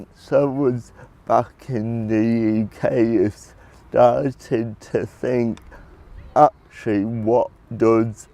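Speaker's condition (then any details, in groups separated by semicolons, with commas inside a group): Cerebral palsy; predicted at birth never to talk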